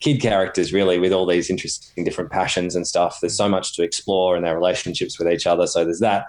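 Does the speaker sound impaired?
No.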